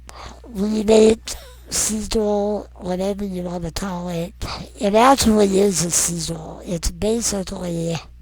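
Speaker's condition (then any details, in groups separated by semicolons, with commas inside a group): Non-progressive muscular dystrophy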